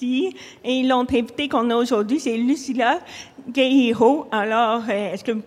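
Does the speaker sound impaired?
Yes: hard of hearing; deafness, cochlear implant, implant removed at night and kept in dehumidifier box, no hearing without implant, most of family deaf.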